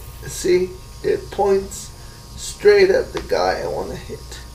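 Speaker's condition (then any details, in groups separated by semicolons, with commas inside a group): Cerebral palsy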